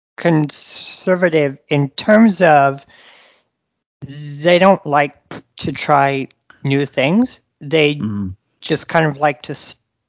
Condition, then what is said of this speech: Stuttering. I wanted you to hear the stutters, so I'm deciding to leave them in.